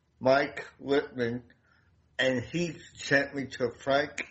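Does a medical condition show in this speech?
Yes: damaged voice box; voice sounds noticeably different, self-conscious about voice, limits meeting people.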